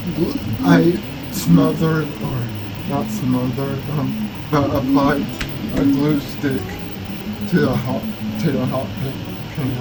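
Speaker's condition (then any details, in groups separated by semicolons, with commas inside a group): Cerebral palsy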